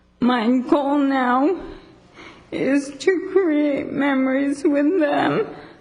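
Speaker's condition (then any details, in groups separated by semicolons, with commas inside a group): ALS; diagnosed about six weeks ago; speech audibly affected, swallowing and breathing issues, worsening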